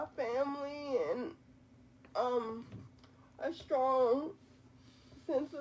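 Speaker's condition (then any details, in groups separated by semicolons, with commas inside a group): Quadriplegic cerebral palsy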